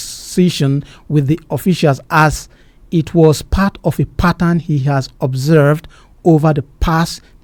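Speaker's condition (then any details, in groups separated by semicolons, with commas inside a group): No condition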